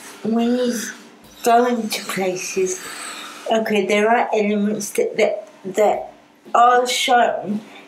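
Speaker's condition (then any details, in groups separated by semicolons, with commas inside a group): Cerebral palsy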